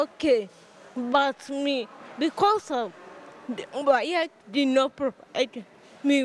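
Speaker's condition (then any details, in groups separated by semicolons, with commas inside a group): Cerebral palsy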